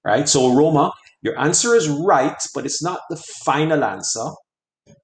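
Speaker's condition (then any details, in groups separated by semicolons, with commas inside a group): No condition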